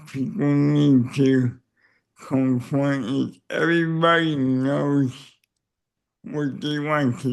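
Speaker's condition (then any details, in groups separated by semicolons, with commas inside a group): Cerebral palsy; neck surgery went badly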